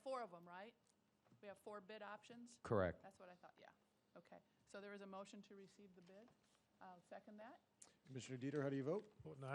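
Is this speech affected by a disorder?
No.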